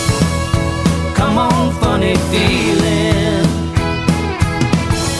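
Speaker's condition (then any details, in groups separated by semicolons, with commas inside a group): No condition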